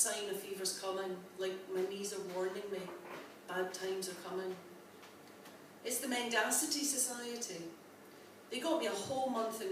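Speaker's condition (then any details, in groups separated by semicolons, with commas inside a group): No condition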